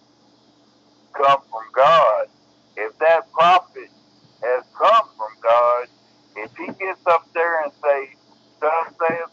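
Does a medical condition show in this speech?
Yes: cerebral palsy; bedbound.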